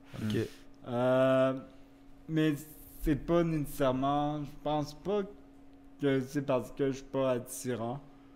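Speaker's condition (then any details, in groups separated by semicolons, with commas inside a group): Cerebral palsy; wheelchair use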